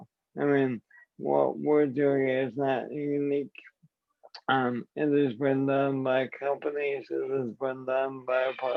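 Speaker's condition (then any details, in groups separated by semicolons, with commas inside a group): ALS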